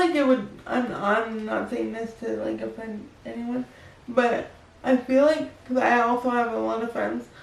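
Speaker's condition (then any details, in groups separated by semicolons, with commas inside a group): Spastic quadriplegic cerebral palsy; spastic quadriplegic, wheelchair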